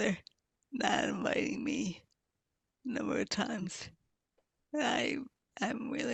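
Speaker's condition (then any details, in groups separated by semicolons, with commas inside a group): Multiple sclerosis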